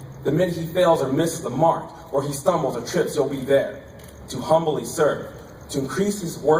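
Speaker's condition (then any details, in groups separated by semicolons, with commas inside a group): No condition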